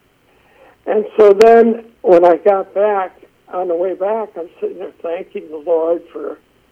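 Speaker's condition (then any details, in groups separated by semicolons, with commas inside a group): Essential tremor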